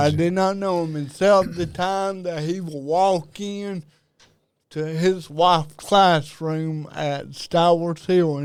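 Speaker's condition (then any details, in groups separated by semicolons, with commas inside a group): Cerebral palsy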